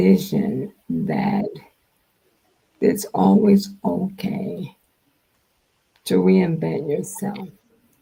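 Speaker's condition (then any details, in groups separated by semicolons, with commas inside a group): Multiple sclerosis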